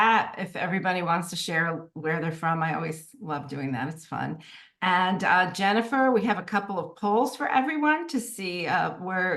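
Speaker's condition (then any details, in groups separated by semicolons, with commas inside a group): No condition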